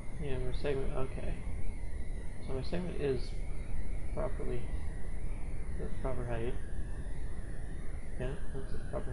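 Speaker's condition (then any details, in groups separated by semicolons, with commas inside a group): No condition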